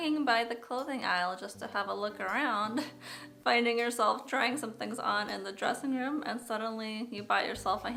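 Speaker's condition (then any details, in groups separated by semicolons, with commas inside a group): No condition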